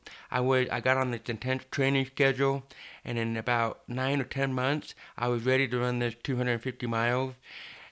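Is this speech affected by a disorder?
Yes: deafness; severe hearing loss from birth, deaf and hard of hearing, no sound for first 2 years; 12 years of intense speech therapy, had to learn how to talk, holds normal dialogue.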